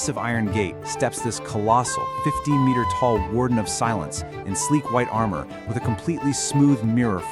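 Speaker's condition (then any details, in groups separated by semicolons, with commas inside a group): No condition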